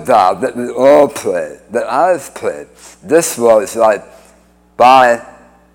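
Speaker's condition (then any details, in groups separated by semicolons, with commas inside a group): Speech impediment after cancer surgery; radiation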